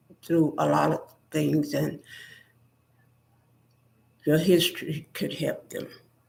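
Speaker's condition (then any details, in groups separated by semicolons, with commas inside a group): Spinal neurosarcoidosis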